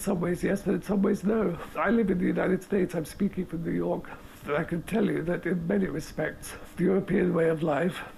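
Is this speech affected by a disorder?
Yes: motor neurone disease; terminal, progressive motor neurone disease, body capacities steadily shrinking; speaking through air contraption enabling breathing, still able to talk, interviewed down the line.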